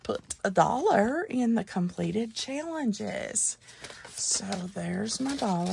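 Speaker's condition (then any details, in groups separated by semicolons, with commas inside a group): No condition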